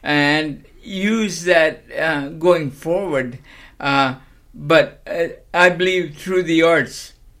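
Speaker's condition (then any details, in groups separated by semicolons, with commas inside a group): Cerebral palsy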